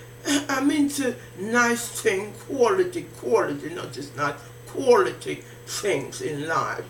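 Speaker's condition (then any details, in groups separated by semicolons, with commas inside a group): Facial palsy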